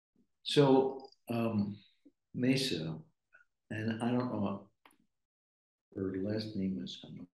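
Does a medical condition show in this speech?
Yes: aphasia after stroke; severe stroke during procedure, paralysis, unable to speak, Murrah Silverman, aphasia center, Moss Rehab, voice lessons; around a decade after stroke, speaks again, says okay now, CrossFit at Rhapsody speeding speech; initially no speech, soft voice, lacked breath and volume, practiced vanilla milkshake, speech slow but speeding.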